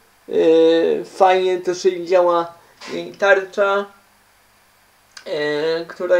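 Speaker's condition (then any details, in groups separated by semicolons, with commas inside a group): Cerebral palsy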